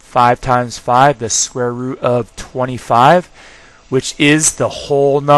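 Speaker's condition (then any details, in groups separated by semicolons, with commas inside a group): No condition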